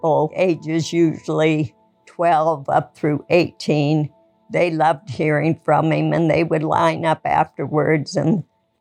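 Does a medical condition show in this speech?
Yes: ALS; rare incurable progressive neurodegenerative disease, diagnosed about 3 years ago, lost ability to walk, wheelchair user.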